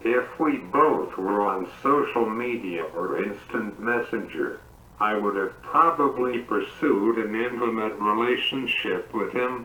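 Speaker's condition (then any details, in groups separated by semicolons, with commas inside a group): Cerebral palsy; quadriplegic, prenatal onset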